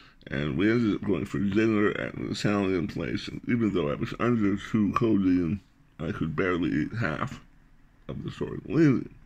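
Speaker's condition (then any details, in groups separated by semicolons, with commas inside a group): Glossectomy with reconstructed tongue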